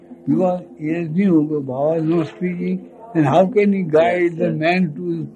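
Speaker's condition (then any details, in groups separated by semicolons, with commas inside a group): Speech loss after head injury; speech lost after head injury, very difficult to utter words, heavy speech, listeners say understandable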